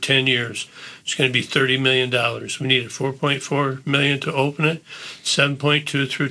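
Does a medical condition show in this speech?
Yes: Parkinson's disease; first symptom hand cramping, diagnosed about 11 years ago, progressive; drooling stage, does regular exercise.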